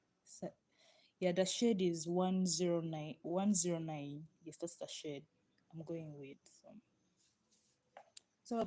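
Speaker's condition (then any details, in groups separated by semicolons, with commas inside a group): No condition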